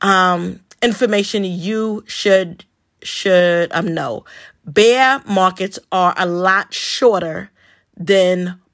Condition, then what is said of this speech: Stuttering. And yes, I do stutter. It doesn't matter.